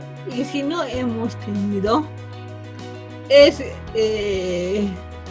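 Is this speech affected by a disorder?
Yes: cerebral palsy from birth.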